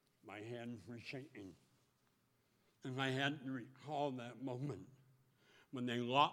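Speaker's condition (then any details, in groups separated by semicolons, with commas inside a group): Speech impediment; first operation in North Dakota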